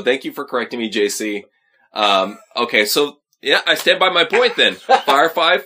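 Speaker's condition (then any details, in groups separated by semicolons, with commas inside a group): No condition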